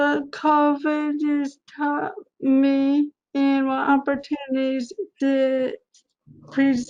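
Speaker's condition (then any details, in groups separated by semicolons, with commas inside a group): Cerebral palsy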